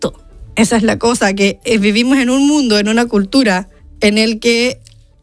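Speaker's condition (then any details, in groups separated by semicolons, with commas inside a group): Down syndrome; congenital, mother informed before birth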